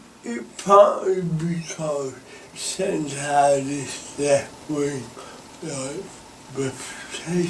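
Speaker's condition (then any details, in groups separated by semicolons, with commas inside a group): Cerebral palsy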